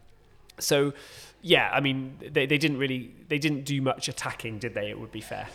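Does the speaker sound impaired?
No.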